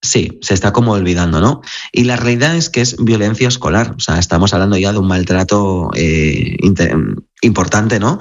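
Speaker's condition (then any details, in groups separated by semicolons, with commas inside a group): No condition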